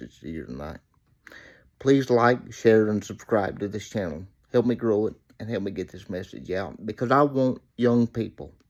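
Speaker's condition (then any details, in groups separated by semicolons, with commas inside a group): Cerebral palsy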